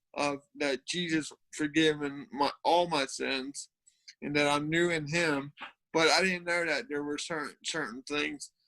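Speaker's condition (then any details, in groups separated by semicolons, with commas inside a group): Cerebral palsy; from birth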